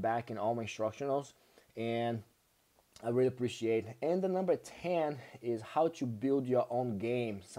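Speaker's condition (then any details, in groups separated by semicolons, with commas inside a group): No condition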